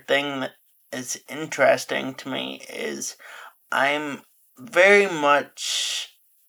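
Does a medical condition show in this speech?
Yes: Friedreich's ataxia; progressive.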